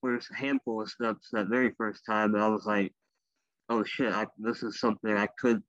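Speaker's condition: Cleft lip and palate; congenital

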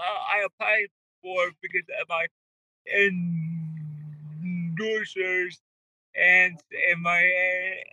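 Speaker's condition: Cerebral palsy; wheelchair user

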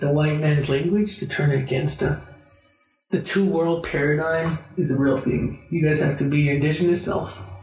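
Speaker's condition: No condition

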